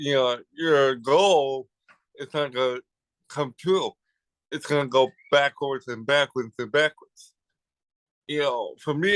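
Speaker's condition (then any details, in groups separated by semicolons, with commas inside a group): Cerebral palsy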